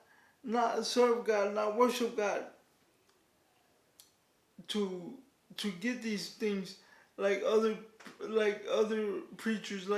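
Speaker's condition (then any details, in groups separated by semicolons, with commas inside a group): Cerebral palsy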